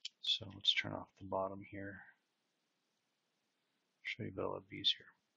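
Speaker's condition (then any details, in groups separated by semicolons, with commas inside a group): No condition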